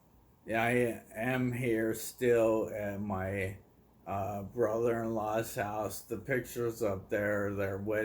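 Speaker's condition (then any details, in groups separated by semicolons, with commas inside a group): ALS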